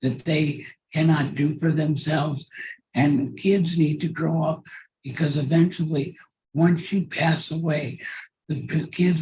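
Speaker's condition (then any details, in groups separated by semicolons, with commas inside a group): Cerebral palsy; from birth; mild in childhood, worsened quickly from teens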